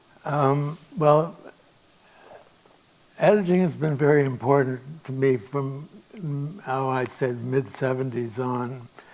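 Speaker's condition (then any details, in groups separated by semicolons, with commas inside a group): Parkinson's disease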